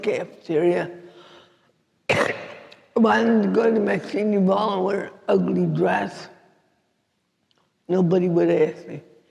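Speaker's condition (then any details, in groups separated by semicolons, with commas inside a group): Cerebral palsy; affects walking and speech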